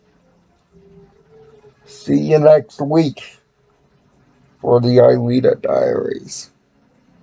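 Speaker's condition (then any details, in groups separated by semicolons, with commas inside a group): Cerebral palsy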